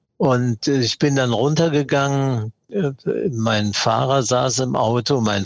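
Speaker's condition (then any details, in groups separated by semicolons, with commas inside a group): Parkinson's disease; still trembles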